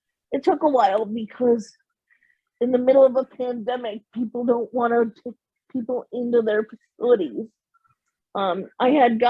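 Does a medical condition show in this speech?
Yes: cerebral palsy; premature birth.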